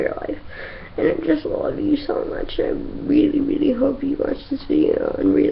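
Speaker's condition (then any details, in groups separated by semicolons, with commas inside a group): Cerebral palsy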